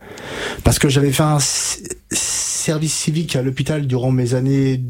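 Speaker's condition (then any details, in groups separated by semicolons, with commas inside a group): Stuttering; onset at 5 to 6 years, no childhood speech therapy, therapy begun at 20, age 33; 27 to 28 years since onset, years of therapy with stuttering specialist Catherine Daubier, Nancy; blocks and repetitions, fluency techniques learned, much worse ages 5 to 20, could not finish sentences; repeated sounds, prolonged sounds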